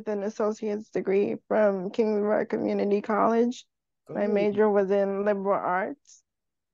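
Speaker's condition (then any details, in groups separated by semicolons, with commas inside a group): Cerebral palsy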